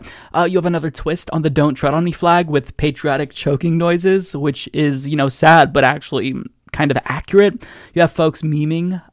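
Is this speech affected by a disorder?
No.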